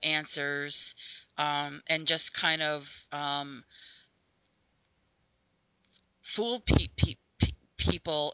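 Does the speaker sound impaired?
Yes: stuttering; stuttering first remembered around age five, covert most of adult life, open about it for about 4 years; stutters openly, discloses stuttering at work and to students, lets stuttering come out; hid stuttering by avoiding talking and switching words, later slipping out more; here repeated sounds, prolonged sounds.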